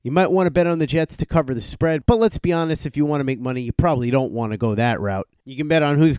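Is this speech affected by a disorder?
No.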